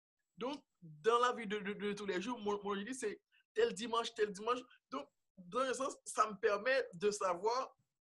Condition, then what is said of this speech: Stuttering. Et même, j'ai mon j'ai celui qui me fait des montages vidéo, une fois, m'avait proposé de couper un peu là où je paye trop.